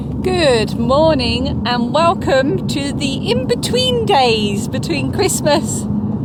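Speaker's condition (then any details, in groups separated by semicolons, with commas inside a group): No condition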